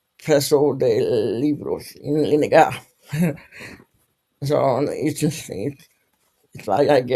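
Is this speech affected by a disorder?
Yes: dystonia.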